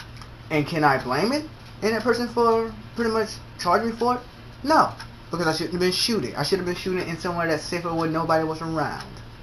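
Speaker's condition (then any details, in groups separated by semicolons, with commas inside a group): No condition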